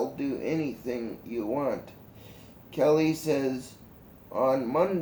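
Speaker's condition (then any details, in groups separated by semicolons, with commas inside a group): Cerebral palsy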